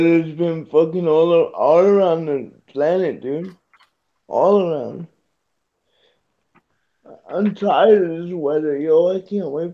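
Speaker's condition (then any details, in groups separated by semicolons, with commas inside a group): Cerebral palsy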